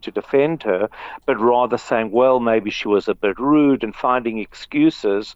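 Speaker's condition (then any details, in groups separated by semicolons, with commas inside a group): No condition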